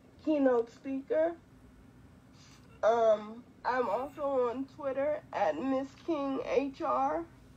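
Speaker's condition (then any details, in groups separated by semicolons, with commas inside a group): Quadriplegic cerebral palsy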